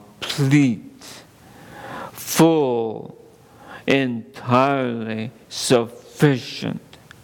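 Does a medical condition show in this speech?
Yes: ALS; under neurologist care.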